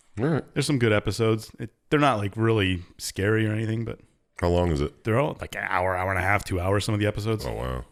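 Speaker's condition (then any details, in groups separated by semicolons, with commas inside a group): No condition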